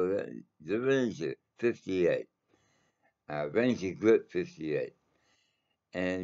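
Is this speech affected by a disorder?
Yes: mouth cancer.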